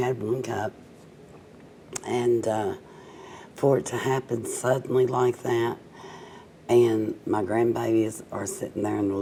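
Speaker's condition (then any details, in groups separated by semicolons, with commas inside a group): Cerebral palsy, mild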